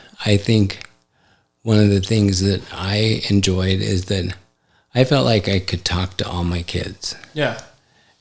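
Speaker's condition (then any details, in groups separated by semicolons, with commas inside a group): ALS; affects hand function; recently diagnosed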